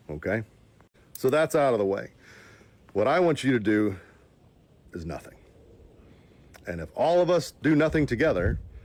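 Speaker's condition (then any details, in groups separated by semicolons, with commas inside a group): No condition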